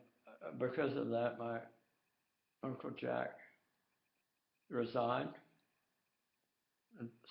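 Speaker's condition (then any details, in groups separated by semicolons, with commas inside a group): Tongue cancer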